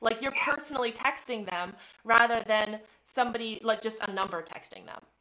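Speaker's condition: No condition

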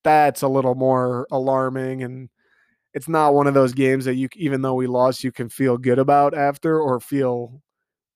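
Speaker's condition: No condition

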